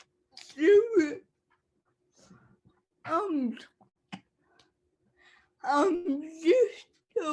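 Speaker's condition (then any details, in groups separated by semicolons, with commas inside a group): Cerebral palsy; speech affected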